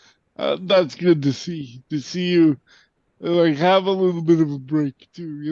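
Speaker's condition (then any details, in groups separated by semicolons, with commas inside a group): Cerebral palsy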